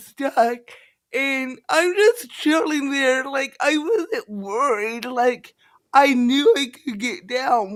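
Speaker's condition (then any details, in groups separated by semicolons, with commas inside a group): Cerebral palsy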